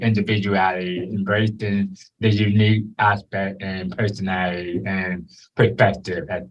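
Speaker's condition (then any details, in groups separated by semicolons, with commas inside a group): Born deaf; congenital deafness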